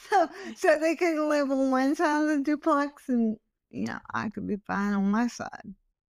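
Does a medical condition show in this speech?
Yes: hemiplegic cerebral palsy.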